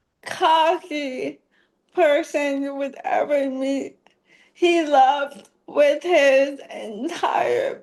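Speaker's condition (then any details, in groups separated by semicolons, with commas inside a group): ALS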